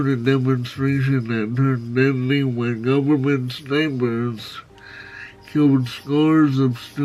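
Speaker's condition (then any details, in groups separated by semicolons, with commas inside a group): Cerebral palsy, spastic, severe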